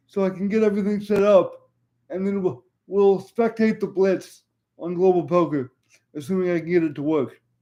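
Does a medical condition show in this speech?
Yes: cerebral palsy; voice tone sometimes odd.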